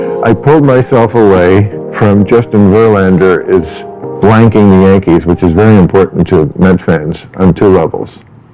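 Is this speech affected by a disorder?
No.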